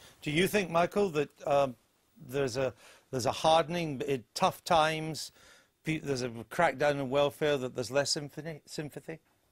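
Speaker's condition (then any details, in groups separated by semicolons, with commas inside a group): No condition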